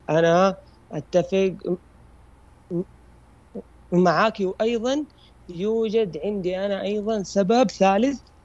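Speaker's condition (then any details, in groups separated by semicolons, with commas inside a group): Stuttering; milder than many others, therapy begun about two years ago, cognitive behavioral therapy, strategy training; prolonged sounds, blocks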